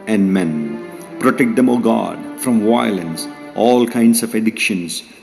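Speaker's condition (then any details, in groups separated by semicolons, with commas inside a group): No condition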